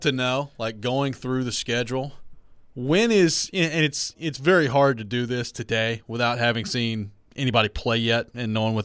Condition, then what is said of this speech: No condition.